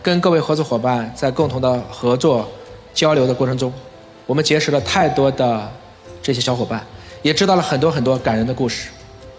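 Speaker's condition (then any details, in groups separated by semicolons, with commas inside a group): No condition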